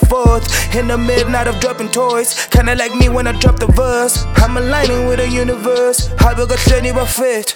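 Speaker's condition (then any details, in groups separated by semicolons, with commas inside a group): No condition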